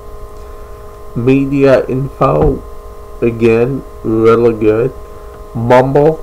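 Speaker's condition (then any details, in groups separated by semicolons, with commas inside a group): Cerebral palsy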